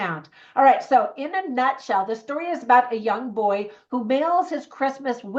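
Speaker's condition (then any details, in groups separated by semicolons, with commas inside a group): No condition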